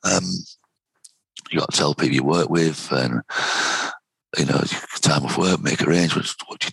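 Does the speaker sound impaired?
Yes: vocal cord cancer, head and neck cancer, right vocal cord; right vocal cord carcinoma, stage three, 50 mm tumour, onset about 51, debulked not excised, chemoradiotherapy; normal voice kept, earlier voice croaky, weak, vanishing, breathing restricted, night choking, difficult intubation.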